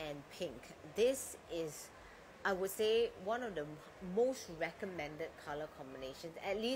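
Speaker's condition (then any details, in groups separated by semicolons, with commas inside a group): No condition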